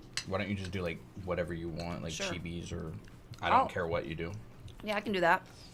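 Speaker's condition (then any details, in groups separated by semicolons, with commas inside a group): No condition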